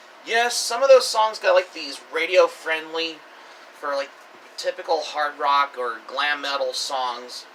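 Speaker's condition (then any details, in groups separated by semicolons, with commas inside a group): No condition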